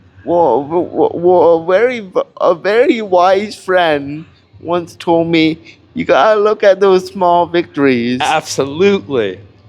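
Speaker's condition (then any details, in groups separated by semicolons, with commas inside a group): Cerebral palsy; cannot walk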